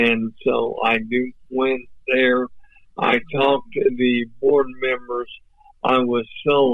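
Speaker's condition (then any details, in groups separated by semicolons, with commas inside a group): ALS; voice off but clear and understandable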